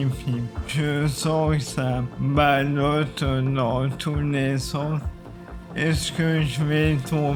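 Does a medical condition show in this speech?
Yes: ALS (maladie de Charcot); uses wheelchair.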